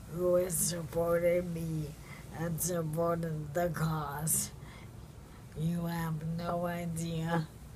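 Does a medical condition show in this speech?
Yes: ALS; about two years since onset, lost walking.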